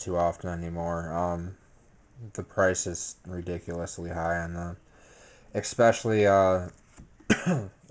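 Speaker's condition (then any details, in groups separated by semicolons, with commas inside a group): No condition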